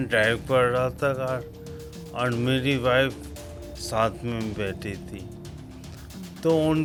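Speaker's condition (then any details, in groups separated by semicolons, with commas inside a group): Coma after road accident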